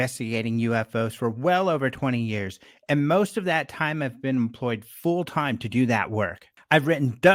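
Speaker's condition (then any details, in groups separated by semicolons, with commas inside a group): No condition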